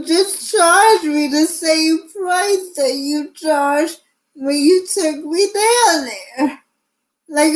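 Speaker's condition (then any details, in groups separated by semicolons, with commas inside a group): Cerebral palsy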